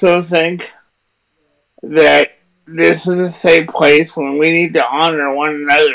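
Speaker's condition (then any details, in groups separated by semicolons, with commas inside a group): Cerebral palsy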